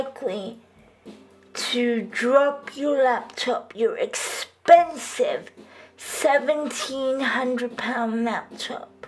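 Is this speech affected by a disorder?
Yes: cerebral palsy.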